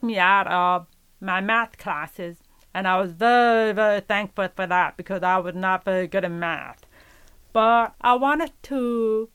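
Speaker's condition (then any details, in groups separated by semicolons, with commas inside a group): Profound deafness; learned to speak with speech therapist help, therapy in elementary and high school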